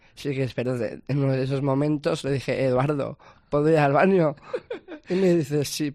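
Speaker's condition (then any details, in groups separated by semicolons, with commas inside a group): Down syndrome; trisomy 21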